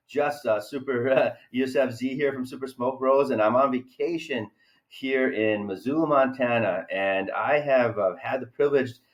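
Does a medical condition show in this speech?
No.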